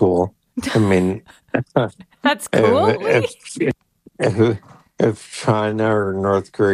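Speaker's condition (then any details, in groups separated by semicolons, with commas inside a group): ALS; voice failing, banked voice for AI speech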